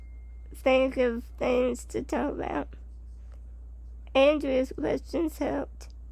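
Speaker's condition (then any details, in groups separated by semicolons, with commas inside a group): Spinal muscular atrophy type 2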